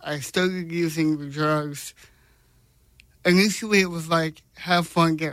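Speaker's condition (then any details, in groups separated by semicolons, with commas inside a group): Cerebral palsy; congenital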